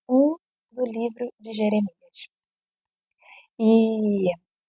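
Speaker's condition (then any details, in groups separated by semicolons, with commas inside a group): No condition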